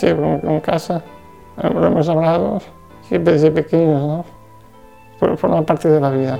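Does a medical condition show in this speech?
Yes: Duchenne muscular dystrophy; degenerative, progressive loss of strength over time, past suffocation episode needing emergency care, later relapses.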